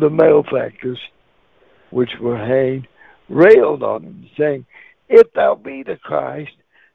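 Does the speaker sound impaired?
Yes: cerebral palsy; wheelchair user.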